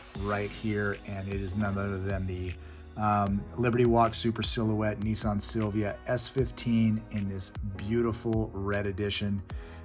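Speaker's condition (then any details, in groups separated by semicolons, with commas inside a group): No condition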